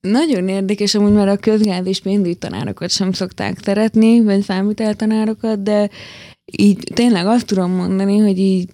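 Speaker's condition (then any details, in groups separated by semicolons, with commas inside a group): Hearing loss, hard of hearing, hearing aids; quiet child, started speaking late, recited nursery rhymes poorly in kindergarten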